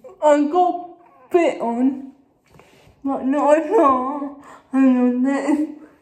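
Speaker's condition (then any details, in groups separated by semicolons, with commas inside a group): Cerebral palsy; uses feeding aid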